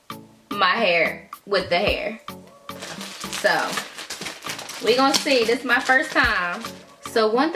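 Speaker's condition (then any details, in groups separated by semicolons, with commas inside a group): No condition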